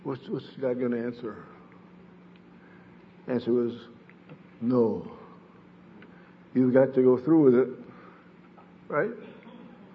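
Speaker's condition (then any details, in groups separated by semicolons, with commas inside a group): Parkinson's disease; lost balance and body coordination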